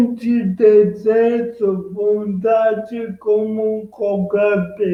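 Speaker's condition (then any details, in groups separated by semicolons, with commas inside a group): Cerebral palsy; present from birth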